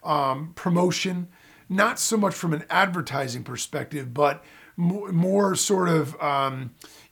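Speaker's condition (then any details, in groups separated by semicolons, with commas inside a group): No condition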